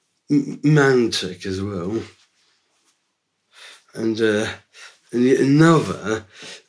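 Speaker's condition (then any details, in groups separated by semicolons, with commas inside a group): Down syndrome; three copies of chromosome 21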